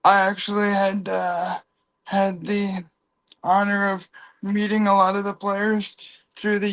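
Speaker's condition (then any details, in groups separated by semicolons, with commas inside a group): Cerebral palsy; from birth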